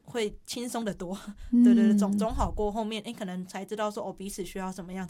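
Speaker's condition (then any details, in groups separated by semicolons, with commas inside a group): Hearing loss; less severe than severe or profound; clear articulation per host, self-reports sometimes slightly unclear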